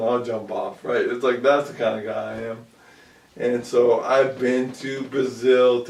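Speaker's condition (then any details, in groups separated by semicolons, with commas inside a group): ALS; about 2 years since onset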